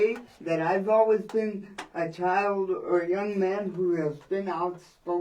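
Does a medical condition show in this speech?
Yes: cerebral palsy; present from birth, premature birth.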